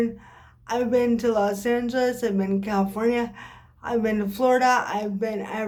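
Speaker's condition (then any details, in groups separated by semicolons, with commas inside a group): Cerebral palsy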